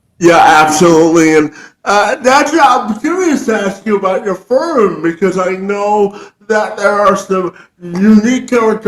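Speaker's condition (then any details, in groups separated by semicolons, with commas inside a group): Cerebral palsy; from birth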